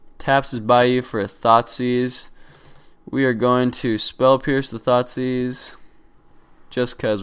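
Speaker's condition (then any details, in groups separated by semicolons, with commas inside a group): No condition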